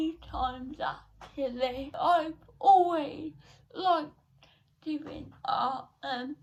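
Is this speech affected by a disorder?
Yes: cerebral palsy; not quadriplegic.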